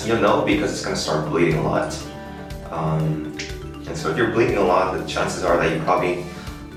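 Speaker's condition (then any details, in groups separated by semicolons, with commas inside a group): No condition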